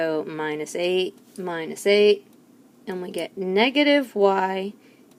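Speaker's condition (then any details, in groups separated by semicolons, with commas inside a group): No condition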